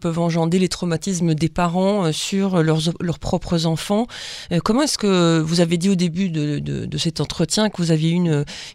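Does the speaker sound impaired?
No.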